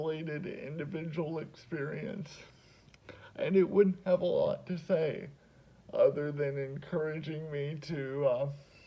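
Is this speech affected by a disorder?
Yes: cerebral palsy; speaks slower at times.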